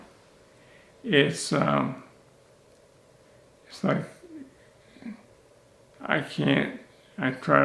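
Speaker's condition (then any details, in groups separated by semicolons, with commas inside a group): Chronic progressive multiple sclerosis; onset as one-sided paralysis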